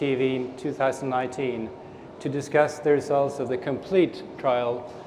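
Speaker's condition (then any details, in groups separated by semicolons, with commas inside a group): No condition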